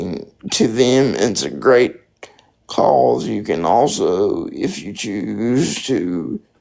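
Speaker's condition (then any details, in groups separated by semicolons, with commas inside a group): Spastic quadriplegic cerebral palsy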